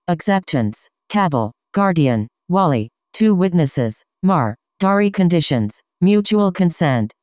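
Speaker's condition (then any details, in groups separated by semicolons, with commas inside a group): No condition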